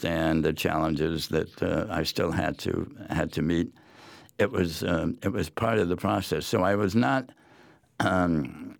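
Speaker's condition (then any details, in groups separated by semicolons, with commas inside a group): Head and neck cancer; large inoperable base-of-tongue tumor in 80s, biopsy by dr. Yarbrough at Yale, clinical trial chemoradiation; after 8 weeks weekly chemo and weekday radiation, fatigue, wheelchair near end of treatment; before diagnosis, tongue moved awkwardly, swallowing problems and coughing, barium swallow at Norwalk Hospital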